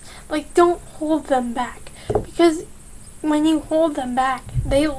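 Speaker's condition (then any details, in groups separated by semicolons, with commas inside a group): Cerebral palsy, mild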